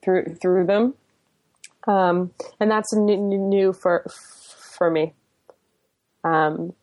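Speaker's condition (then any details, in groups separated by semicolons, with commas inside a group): Stuttering; mainly repetitions, changes with life changes and stress; usually repetitions, recently hard blocks, varies day to day, feels out of control during blocks; repeated sounds, prolonged sounds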